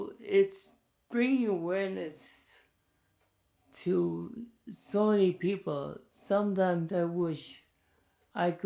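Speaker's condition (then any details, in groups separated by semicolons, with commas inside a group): ALS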